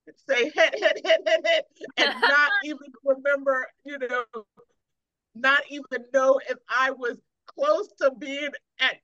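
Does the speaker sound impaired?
Yes: aphasia after stroke; trouble with mental arithmetic, walking difficulty after stroke; fluent with frequent 'you know' fillers, restarts, trailing unfinished sentences.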